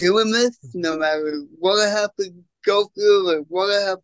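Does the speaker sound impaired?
Yes: cerebral palsy; congenital, lack of oxygen at birth, stroke-like state, left side of body, walks unassisted with limp.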